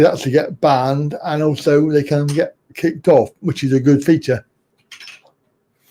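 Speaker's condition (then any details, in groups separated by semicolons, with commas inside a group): Cerebral palsy; back surgery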